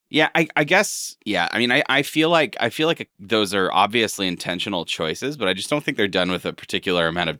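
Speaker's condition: No condition

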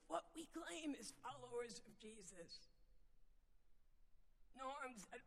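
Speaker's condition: Vocal dysphonia; has taken away ability to sing

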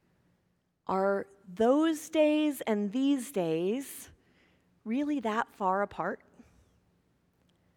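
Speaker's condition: No condition

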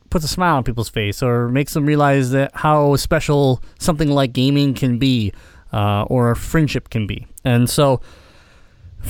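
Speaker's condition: Cleft palate; congenital cleft palate

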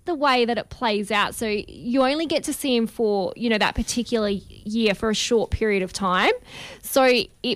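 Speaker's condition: No condition

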